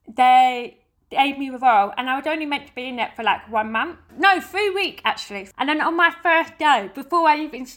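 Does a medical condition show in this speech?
Yes: deafness; hears song beat and singing but not words, heavy metal rock indistinct, uses sign language.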